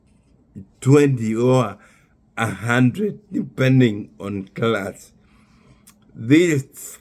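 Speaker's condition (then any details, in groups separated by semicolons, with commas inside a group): Neurological disease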